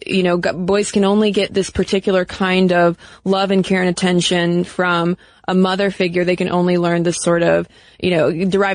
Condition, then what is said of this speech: No condition.